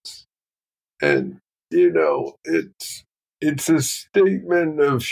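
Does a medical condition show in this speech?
Yes: Parkinson's disease, young onset.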